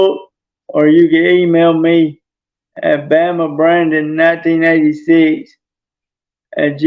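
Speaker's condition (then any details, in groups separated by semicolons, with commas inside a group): Traumatic brain injury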